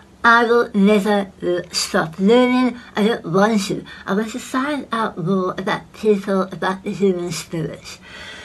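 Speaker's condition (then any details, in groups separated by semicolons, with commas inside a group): Head and neck cancer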